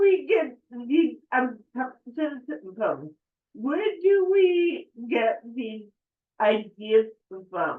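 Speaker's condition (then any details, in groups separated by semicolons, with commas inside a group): Cerebral palsy; affects speech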